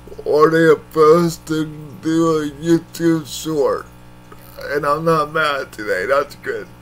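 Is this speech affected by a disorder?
Yes: cerebral palsy.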